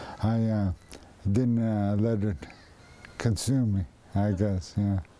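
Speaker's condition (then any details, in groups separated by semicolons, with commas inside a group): Primary lateral sclerosis; first diagnosed ALS, revised to PLS, slow progression; diagnosed about 15 years ago, stopped working 10 years ago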